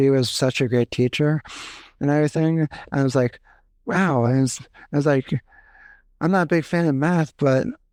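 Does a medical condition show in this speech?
Yes: cerebral palsy.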